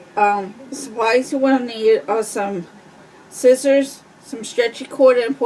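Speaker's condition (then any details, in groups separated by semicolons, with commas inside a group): Cerebral palsy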